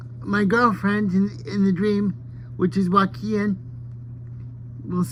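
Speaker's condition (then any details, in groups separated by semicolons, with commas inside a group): Cerebral palsy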